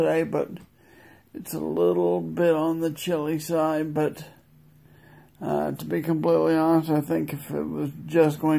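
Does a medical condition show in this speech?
Yes: multiple sclerosis.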